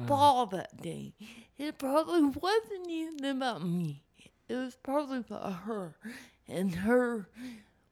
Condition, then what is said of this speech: Cerebral palsy. Your voice is different from what most people are going to expect on Live on Purpose Radio.